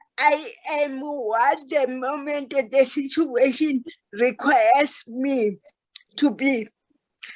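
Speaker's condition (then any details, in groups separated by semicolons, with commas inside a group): Cerebral palsy; moderate, muscle stiffness, coordination problems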